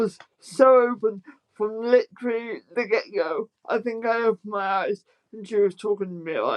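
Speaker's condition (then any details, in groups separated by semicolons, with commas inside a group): Spastic quadriplegic cerebral palsy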